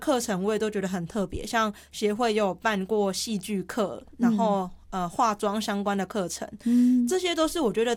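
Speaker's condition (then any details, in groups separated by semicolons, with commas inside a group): Hearing impairment; hearing impairment present since at least junior high school; clear articulation per host, self-reports sometimes slightly unclear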